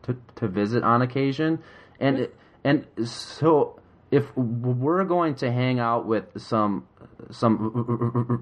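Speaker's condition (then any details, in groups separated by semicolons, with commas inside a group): Stuttering; hidden until about 4-5 years ago, now openly stutters; stuttered a lot over recent weekend, less after drinking; repeated sounds, repeated words, prolonged sounds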